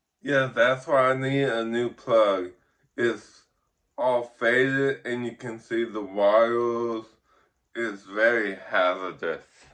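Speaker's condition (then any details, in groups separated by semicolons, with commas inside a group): Ataxic cerebral palsy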